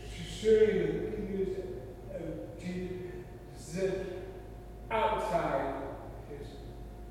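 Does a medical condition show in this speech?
Yes: cerebral palsy; stuttering.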